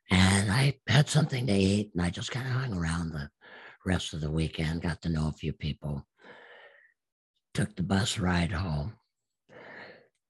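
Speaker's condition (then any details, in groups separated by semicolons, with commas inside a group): Absent vocal cords; speech therapist saw no hope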